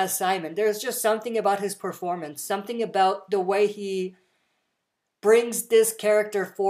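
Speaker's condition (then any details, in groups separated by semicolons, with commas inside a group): No condition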